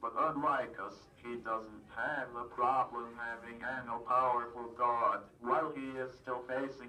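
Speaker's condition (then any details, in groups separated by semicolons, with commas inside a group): Cerebral palsy, athetoid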